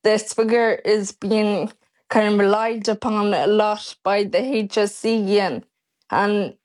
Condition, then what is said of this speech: Ataxia. And then my speech each year has drastically declined, to the point where this year I've had to record my voice for knowing the reality that my condition untreated is going to take away my voice and that I'm going to have to rely on a synthetic voice in the future.